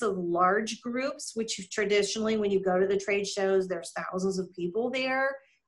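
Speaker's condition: No condition

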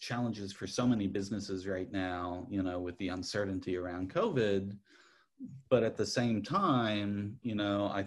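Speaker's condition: No condition

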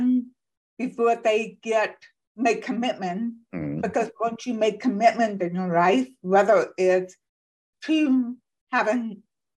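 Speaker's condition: Profoundly deaf; speaks with own voice

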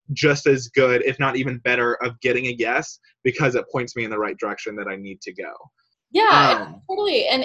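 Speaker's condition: No condition

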